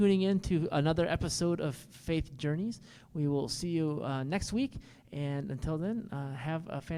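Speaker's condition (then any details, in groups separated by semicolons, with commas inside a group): No condition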